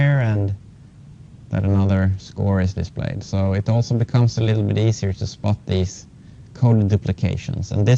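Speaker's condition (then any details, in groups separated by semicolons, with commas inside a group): No condition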